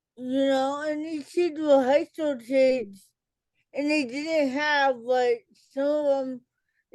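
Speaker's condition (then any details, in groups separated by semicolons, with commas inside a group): Cerebral palsy; affects speech and fine motor skills; speech delay in childhood, speech services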